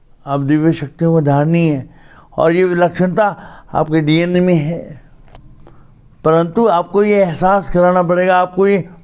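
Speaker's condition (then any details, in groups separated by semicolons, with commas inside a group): Cerebral palsy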